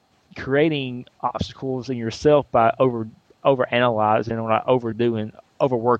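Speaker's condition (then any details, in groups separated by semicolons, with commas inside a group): Stuttering; individual and group speech therapy, University of Alabama speech department linked; advertising stuttering to clients for several months, also disclosing at church; blocks when rushing in, less stuttering when discussing stuttering, stops and takes deep breath; repeated sounds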